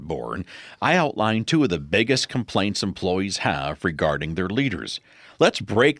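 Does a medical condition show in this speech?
No.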